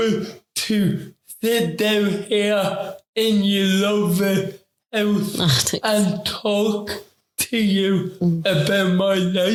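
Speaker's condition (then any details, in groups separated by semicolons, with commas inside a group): Ataxic cerebral palsy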